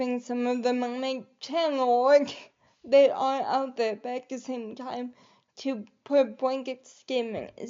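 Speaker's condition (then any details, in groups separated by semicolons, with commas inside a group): Cerebral palsy; quadriplegic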